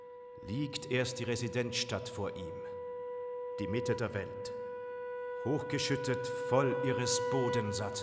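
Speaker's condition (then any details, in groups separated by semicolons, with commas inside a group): No condition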